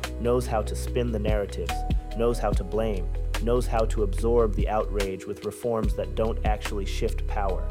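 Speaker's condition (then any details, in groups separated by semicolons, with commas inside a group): No condition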